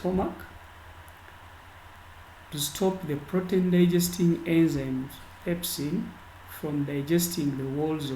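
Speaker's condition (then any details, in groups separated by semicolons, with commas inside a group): No condition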